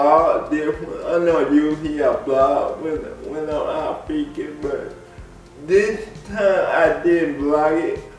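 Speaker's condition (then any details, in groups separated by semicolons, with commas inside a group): Cerebral palsy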